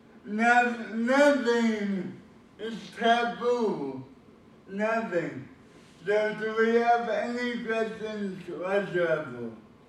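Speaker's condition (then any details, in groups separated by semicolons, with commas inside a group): Cerebral palsy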